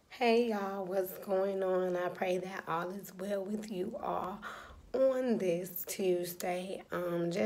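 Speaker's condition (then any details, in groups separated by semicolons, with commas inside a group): Cerebral palsy, spastic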